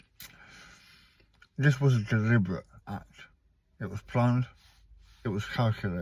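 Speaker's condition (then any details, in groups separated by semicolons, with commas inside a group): Stage 4 tongue cancer, hemiglossectomy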